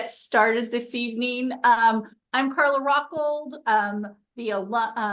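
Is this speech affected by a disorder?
No.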